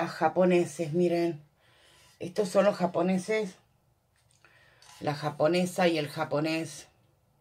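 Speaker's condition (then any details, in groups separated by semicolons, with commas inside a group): No condition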